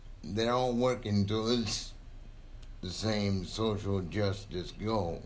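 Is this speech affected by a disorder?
Yes: cerebral palsy; difficulty self-propelling manual wheelchair.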